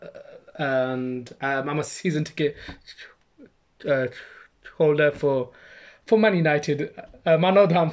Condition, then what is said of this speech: Stuttering. So, well, I'm not a person that can just speak and just, you know, speak for the country, but it is what it is, really.